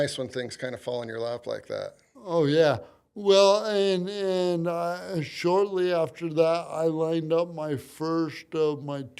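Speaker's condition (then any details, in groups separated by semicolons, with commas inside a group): Cerebral palsy; from birth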